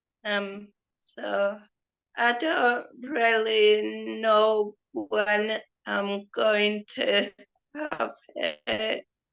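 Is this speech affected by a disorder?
Yes: cerebral palsy; affects speech and mobility.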